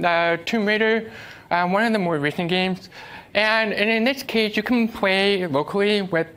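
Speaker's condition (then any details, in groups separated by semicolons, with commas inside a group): Deafness; uses American Sign Language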